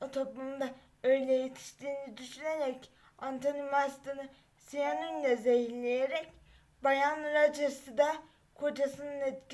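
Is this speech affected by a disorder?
Yes: cerebral palsy.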